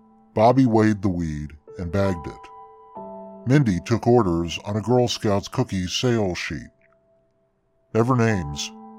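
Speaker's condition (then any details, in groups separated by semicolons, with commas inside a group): No condition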